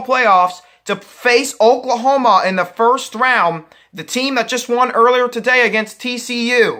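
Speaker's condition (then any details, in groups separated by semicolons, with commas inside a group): No condition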